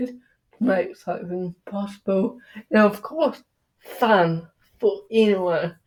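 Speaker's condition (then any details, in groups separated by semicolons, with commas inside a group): Cerebral palsy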